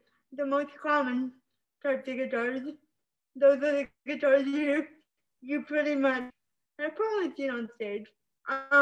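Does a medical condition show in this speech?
Yes: spastic cerebral palsy; can speak.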